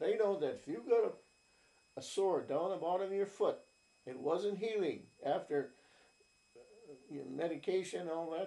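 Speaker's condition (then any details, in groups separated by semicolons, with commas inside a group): No condition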